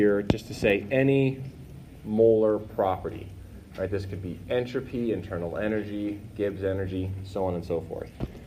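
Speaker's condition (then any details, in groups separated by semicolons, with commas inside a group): No condition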